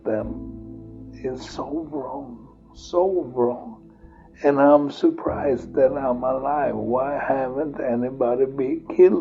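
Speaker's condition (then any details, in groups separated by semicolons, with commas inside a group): Multiple sclerosis; progressive form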